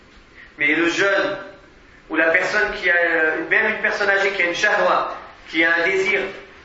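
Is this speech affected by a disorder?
No.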